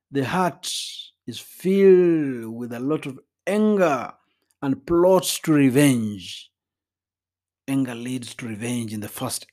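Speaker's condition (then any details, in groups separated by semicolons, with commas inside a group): No condition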